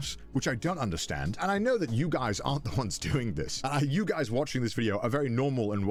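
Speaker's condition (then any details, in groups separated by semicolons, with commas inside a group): No condition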